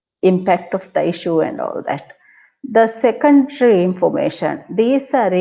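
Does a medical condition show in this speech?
No.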